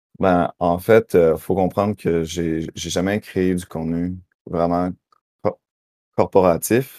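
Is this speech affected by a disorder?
Yes: stuttering; attributed to brain-vocal cord miscommunication, spoke little ages 6-12, hidden until 28, three therapies; age 29, openly stuttering, no longer hideable for 1-2 years, in therapy 2-3 years; vocal cords cut out involuntarily, word repetitions, talks a lot, may go unnoticed by listeners; here repeated sounds, repeated words, blocks.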